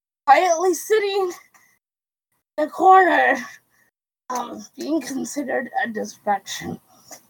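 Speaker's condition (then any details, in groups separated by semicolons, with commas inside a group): Cerebral palsy; quadriplegic, brain damage from lack of oxygen at birth, diagnosed about age one, wheelchair user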